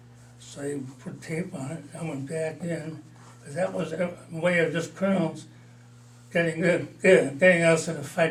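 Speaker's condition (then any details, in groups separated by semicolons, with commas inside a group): Parkinson's disease, mild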